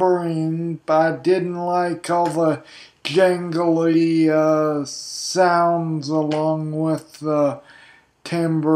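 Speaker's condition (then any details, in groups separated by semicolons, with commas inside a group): Traumatic brain injury, diffuse axonal injury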